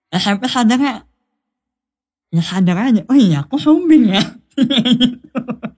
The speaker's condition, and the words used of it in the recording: Cleft palate. Maksudnya kan aku punya kekurangan sumbing ya. Kekurangannya di suara tapi ditaruhnya di customer.